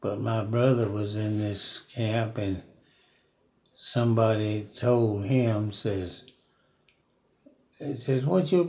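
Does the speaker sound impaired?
Yes: Parkinson's disease; fallen 19 times in yard.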